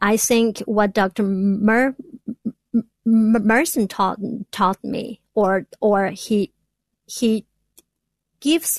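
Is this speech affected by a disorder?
Yes: stuttering; childhood-onset stuttering, concealed first 30 years, no school speech pathologist, later sought support groups, therapy; once could not get one word out during grad class presentation; here repeated sounds, blocks.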